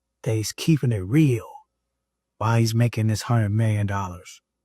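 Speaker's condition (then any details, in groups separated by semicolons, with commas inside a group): No condition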